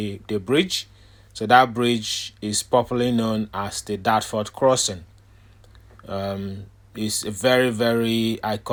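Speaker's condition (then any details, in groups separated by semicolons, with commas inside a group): No condition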